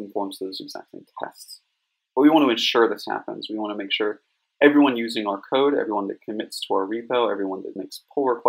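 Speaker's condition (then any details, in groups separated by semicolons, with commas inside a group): No condition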